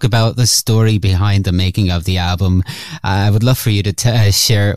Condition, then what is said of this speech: None; typical speech.